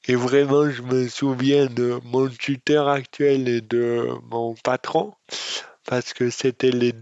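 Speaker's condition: Dystonia; congenital

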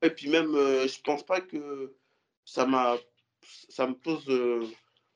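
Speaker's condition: Stuttering; never a problem for him, volunteers to speak to media; occasional stutter audible during interview; occasional mild stutter; prolonged sounds

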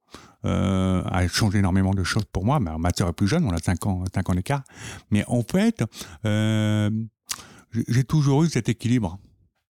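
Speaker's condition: Profound deafness from birth, congenital

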